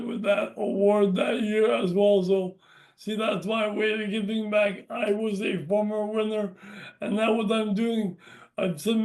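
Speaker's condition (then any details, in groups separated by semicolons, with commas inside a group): Brain injury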